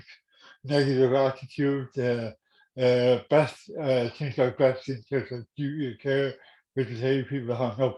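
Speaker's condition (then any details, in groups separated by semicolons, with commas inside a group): Cerebral palsy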